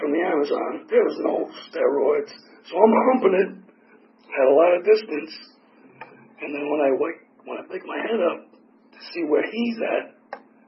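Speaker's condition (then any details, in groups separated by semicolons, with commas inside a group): Tracheotomy; tracheotomy for 4 years, 8 surgeries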